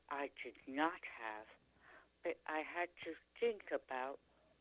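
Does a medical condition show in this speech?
Yes: tongue cancer; stage 4 tongue cancer, chronic sore throat, 3/4 tongue removed by dr. Oxford, second surgery; speaking and eating again after surgery; after surgery could not speak or swallow, feeding tube, now speaks pretty clearly.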